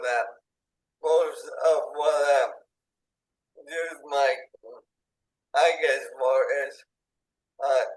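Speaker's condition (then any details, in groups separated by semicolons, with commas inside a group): ALS, speech-generating device; onset in hands and arms, tracheostomy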